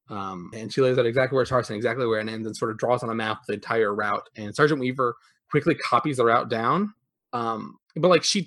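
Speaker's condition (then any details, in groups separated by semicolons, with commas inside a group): No condition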